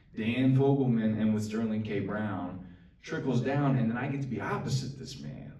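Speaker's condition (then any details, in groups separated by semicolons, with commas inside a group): No condition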